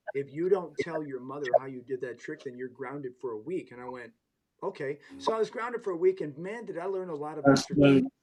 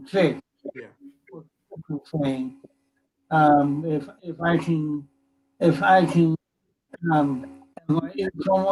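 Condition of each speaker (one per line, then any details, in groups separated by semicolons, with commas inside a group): No condition
Cerebral palsy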